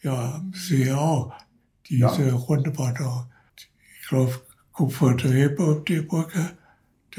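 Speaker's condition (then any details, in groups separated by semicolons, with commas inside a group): Parkinson's disease; could not speak properly during earlier sudden spinning vertigo episode, caller noticed voice, ambulance called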